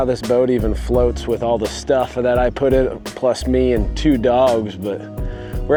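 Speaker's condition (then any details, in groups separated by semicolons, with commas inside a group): No condition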